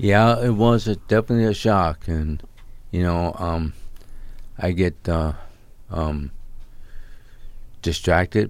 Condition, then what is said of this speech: ALS (motor neuron disease). And, you know, I get distracted by my voice sometimes, so it affects my train